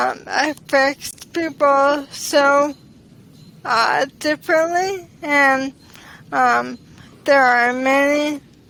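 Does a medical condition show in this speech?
Yes: ALS.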